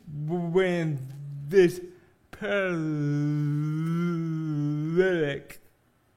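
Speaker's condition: Cerebral palsy; congenital, uses wheelchair

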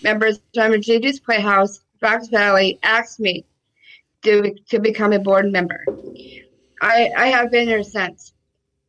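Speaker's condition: Down syndrome; congenital, early intervention programs and therapies in early childhood

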